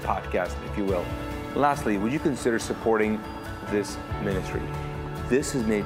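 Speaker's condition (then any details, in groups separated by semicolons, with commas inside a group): No condition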